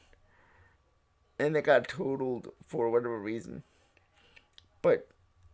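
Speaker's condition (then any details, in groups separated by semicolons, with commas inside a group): Cerebral palsy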